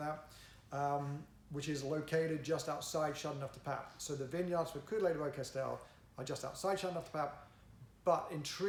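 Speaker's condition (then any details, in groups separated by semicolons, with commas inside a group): No condition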